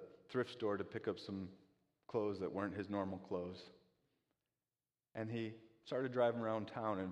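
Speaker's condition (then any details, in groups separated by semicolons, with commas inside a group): No condition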